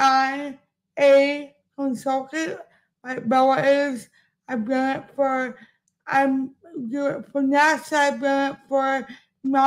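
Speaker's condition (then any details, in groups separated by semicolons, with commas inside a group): Cerebral palsy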